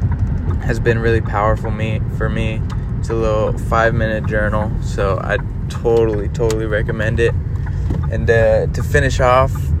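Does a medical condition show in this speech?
No.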